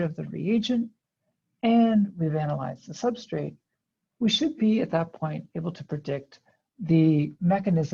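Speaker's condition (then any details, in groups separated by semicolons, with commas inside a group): No condition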